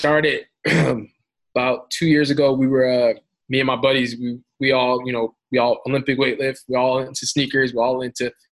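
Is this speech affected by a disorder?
No.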